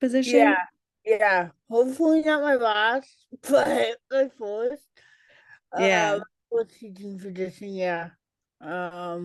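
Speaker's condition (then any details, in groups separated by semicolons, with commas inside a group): Cerebral palsy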